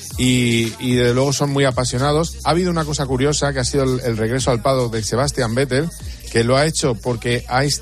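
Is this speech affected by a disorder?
No.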